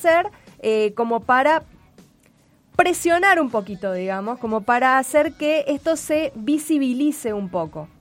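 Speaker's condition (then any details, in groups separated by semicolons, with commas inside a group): No condition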